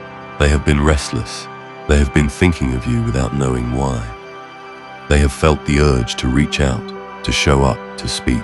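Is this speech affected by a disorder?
No.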